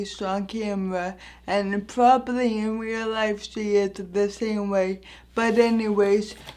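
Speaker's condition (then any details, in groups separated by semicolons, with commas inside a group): Anoxic brain injury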